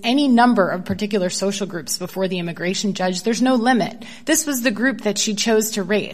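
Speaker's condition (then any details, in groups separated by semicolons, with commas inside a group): No condition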